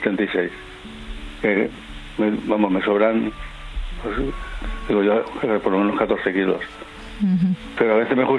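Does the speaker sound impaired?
Yes: Parkinson's disease; on Parkinson medication, possibly affecting impulse control.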